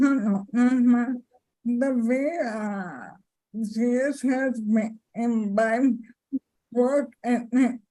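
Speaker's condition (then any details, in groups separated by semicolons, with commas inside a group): ALS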